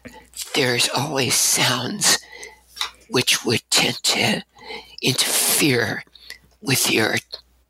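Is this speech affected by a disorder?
Yes: abductor spasmodic dysphonia; voice lost shouting over rock music, diagnosed Fresno State, two damaging surgeries, last 12 years ago; significant vocal tremor since last surgery, breathiness from vocal folds opening involuntarily; staccato speaking style, shaky tremor when syllables lengthened, voice worse during university years.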